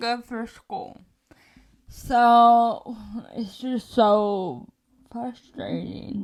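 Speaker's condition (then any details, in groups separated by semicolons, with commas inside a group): Spastic cerebral palsy, mixed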